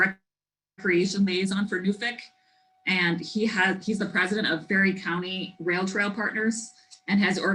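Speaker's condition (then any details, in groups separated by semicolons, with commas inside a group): No condition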